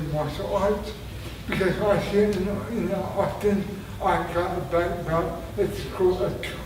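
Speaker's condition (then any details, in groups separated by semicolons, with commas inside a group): Traumatic brain injury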